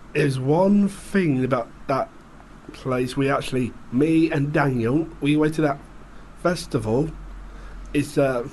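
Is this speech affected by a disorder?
Yes: Down syndrome.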